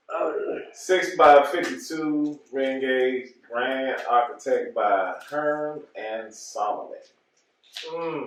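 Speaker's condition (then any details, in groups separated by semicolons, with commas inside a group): No condition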